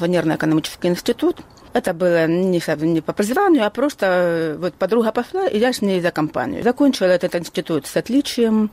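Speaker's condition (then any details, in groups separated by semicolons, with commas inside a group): Hearing loss, acquired at age 3; lost hearing at three, medical error, missed appendicitis, imported Atikon hearing aids since childhood, lip reads; over 50, hears only 20%; speech preserved thanks to hearing aids, worsened, speaks with an accent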